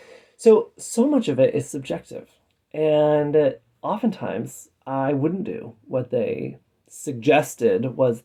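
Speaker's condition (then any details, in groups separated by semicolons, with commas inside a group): No condition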